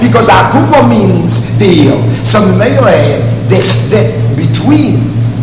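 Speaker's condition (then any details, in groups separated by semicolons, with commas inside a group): No condition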